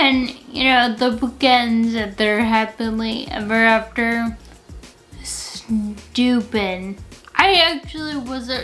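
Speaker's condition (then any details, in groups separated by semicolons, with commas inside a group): Friedreich's ataxia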